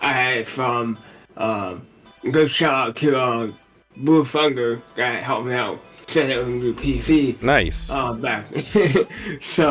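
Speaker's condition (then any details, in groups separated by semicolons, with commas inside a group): Cerebral palsy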